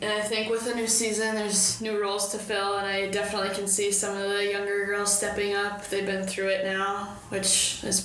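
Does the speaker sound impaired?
No.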